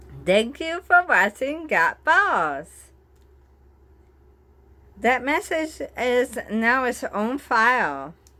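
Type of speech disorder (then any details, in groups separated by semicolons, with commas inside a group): Bulbar dysarthria; bulbar-onset ALS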